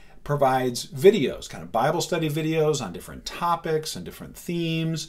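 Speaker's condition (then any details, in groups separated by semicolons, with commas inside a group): No condition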